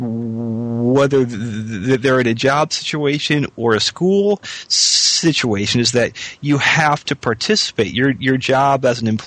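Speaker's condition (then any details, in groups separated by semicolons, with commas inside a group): Stuttering; person who stutters, most anxiety tied to stuttering; stuttered openly rather than hiding in past phone-heavy job, talked openly about stuttering; repeated sounds, repeated words, prolonged sounds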